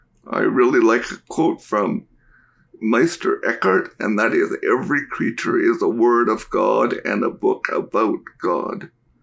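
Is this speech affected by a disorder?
Yes: cerebral palsy; diagnosed at birth.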